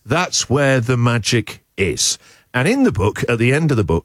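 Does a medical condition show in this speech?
No.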